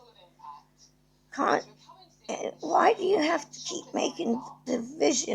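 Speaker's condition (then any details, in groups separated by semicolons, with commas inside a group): Cerebral palsy; present from birth, arthritic hips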